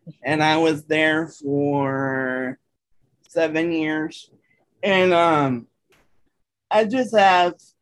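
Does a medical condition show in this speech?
Yes: cerebral palsy; hands distorted.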